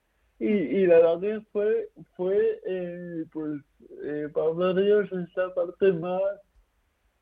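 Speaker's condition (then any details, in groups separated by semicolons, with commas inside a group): Cerebral palsy; nervous system damage, mainly physical effects, no intellectual disability, 57% registered disability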